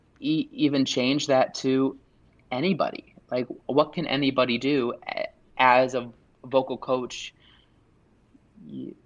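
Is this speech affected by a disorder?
Yes: stuttering; onset at age 3-4, strong fear of speaking; openly stutters, self-advertises, past speech programs, support groups, self-help; broken-up speech at times; here repeated sounds.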